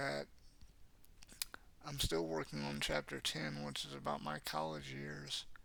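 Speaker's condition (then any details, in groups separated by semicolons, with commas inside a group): Cerebral palsy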